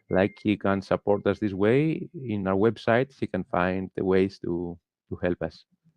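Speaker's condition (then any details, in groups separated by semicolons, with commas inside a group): No condition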